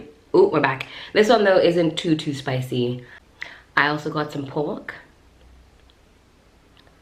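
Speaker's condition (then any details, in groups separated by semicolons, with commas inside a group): No condition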